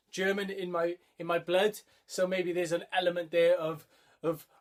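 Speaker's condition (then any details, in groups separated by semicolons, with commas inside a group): No condition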